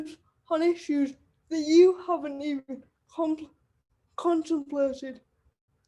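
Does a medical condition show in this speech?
Yes: cerebral palsy; wheelchair user.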